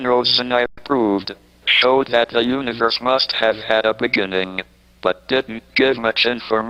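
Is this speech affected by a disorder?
Yes: ALS, through a speech-generating device.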